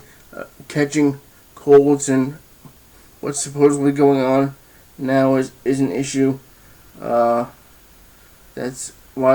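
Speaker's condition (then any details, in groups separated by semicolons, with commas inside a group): Cerebral palsy, spastic diplegia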